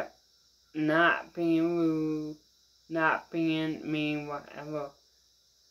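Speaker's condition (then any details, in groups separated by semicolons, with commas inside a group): Mild cerebral palsy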